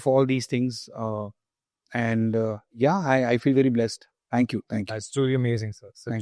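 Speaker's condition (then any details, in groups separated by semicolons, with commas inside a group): No condition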